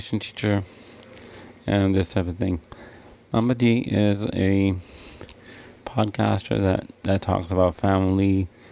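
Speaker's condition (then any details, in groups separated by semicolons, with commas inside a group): Cerebral palsy; wheelchair user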